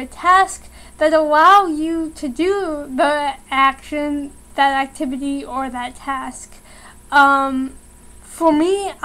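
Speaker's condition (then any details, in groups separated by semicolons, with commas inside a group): Cerebral palsy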